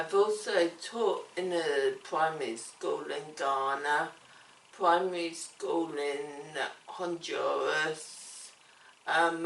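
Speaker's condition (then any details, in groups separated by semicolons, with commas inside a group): Cerebellar ataxia; affects coordination, speech and swallowing, curvature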